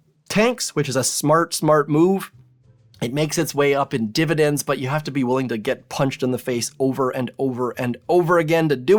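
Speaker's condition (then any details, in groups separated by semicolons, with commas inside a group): No condition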